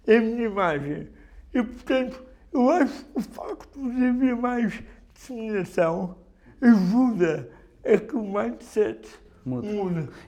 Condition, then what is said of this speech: Cerebral palsy. Eu próprio não me reconheço na minha voz gravada.